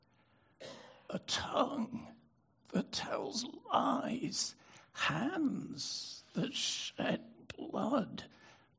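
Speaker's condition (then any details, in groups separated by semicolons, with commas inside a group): Spasmodic dystonia; prior stroke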